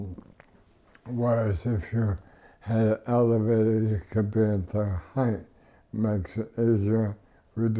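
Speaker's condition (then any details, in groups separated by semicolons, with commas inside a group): ALS; no tracheostomy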